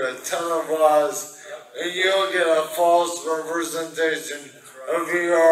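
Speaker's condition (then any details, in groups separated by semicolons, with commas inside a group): Brain injury; caused by car wreck; once unable to speak or breathe, now recovered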